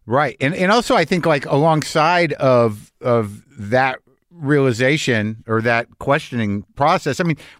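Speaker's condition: No condition

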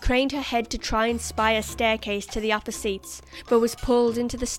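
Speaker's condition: No condition

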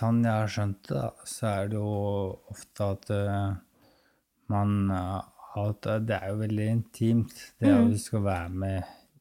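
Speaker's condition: ALS; no use of arms or legs, sudden leg spasms, relies on assistants for daily care; uses breathing help, good and bad days, clenching and teeth grinding on bad days

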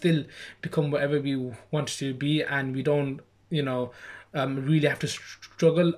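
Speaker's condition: Stammer; stammer since childhood, spoke little when young to hide it; age 26, ongoing stammer; struggles to say own name, slow to get out, less stammering with put-on Birmingham accent or exaggerated speech; prolonged sounds, blocks

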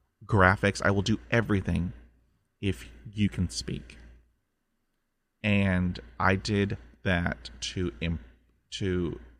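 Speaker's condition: Stuttering; stutter since childhood, 20 years speech therapy first on fluency, hypnosis, military hypnotherapist on mental health; prolonged sounds, blocks

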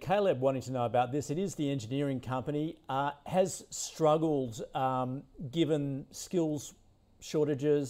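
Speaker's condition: No condition

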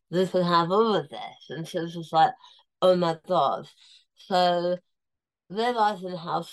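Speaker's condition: Tongue cancer, near-total glossectomy, stage 4 tongue cancer; cancer free, eats liquid and pureed foods

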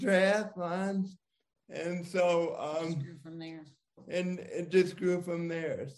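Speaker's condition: Cerebral palsy; diagnosed as firstborn child

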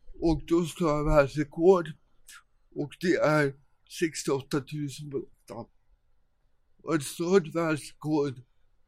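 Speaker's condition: Cerebral palsy; lives in Thailand because Sweden too cold

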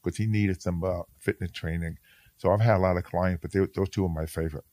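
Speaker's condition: Hearing loss; hearing loss from childhood, with severe speech impediment as a kid

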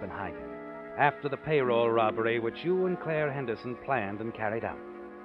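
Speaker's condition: No condition

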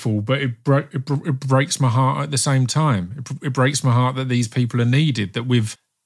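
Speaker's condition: Stutter; unnoticed during rapping and spoken word years, noticed with radio show and podcast, works with STAMMA; repeats initial sounds at start of a word, repeats whole words, restarts phrases; repeated sounds, prolonged sounds

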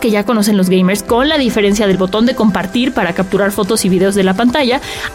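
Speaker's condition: No condition

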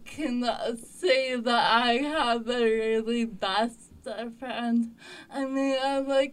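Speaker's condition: Cerebral palsy; had speech therapy in past

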